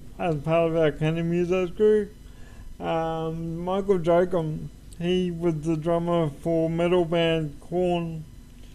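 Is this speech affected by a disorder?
Yes: cerebral palsy; from birth, uses wheelchair, drummer despite condition; joining via Zoom.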